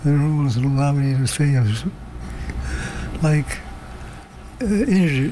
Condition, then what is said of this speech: Parkinson's disease. His movements and speech were slow, and as you'll hear in a moment, he sometimes loses the thread of a thought and has difficulty finishing phrases and sentences.